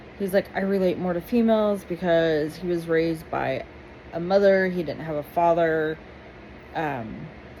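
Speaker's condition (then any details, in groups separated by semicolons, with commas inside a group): No condition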